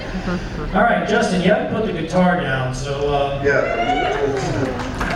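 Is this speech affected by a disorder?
No.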